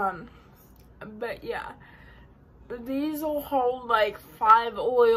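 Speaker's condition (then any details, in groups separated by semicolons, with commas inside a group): Cerebral palsy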